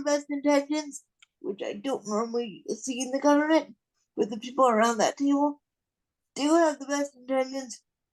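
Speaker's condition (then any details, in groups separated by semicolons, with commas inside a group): Cerebral palsy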